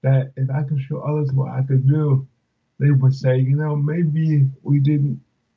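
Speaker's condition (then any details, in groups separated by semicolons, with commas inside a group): Cerebral palsy; affects speech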